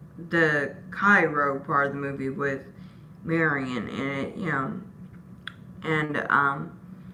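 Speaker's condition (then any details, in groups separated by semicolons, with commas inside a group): Disability causing slurred speech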